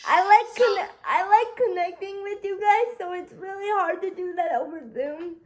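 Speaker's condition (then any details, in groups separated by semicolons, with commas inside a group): Cerebral palsy; spastic quadriplegia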